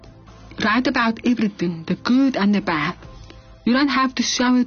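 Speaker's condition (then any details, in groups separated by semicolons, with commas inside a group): 97% hearing loss, severe; 97% hearing loss since childhood, struggled understanding in hearing school, cochlear implants for last 6 years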